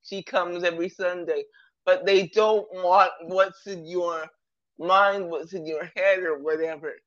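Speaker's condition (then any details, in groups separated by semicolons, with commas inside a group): Cerebral palsy; present from birth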